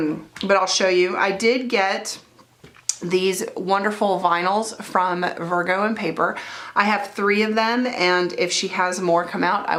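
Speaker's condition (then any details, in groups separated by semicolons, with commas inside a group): No condition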